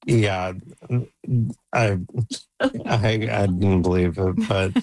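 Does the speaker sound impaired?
Yes: ALS; Elon Musk's N1 brain implant surgery, implant controls computer by thought, used for communication; age 48; voice declining, expects soon to lose ability to talk.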